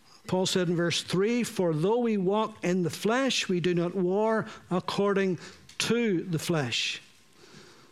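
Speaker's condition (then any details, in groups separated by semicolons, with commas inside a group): No condition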